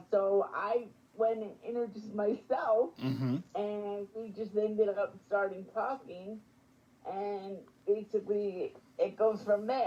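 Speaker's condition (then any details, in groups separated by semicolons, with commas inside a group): Spastic quadriplegic cerebral palsy; spastic quadriplegic, all four limbs, brain oxygen deprivation at birth; age 56, wheelchair user, walks short distances, physical therapy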